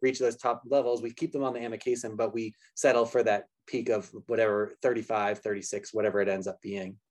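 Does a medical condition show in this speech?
No.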